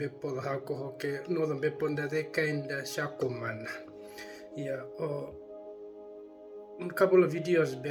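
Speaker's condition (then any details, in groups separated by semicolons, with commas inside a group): No condition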